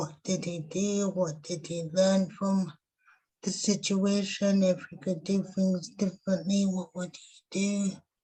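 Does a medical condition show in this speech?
Yes: cerebral palsy.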